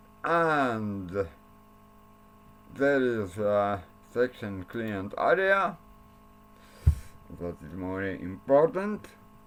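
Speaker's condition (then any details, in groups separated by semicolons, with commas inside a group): Cerebral palsy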